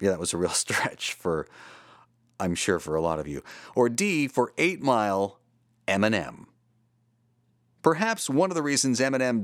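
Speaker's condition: No condition

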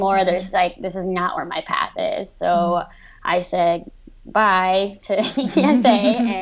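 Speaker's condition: Cleft lip and palate, severe

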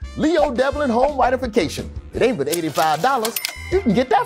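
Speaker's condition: No condition

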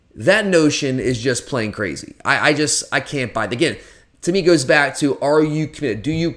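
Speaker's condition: No condition

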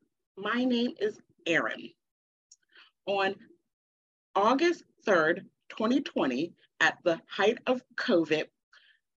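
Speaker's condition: Aphasia after stroke; stroke nine days after giving birth, three-week coma, three months in hospital, dominant right side paralyzed; attends aphasia classes at Stroke Comeback Center; initially could not talk, only made sounds, pointed to pictures to communicate

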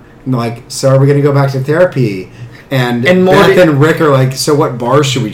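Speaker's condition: No condition

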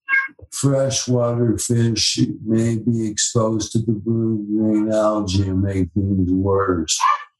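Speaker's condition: ALS; slurred speech, lost deep resonating radio voice, throat badly affected

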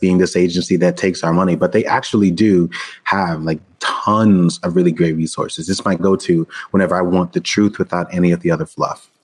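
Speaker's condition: No condition

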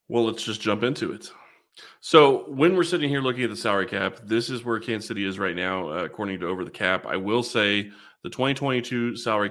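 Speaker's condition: No condition

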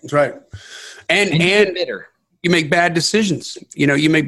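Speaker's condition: No condition

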